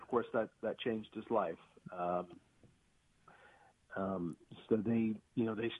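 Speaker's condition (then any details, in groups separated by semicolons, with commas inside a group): No condition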